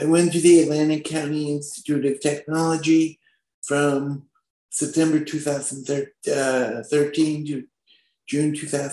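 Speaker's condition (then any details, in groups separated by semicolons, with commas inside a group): Spastic quadriplegic cerebral palsy; from birth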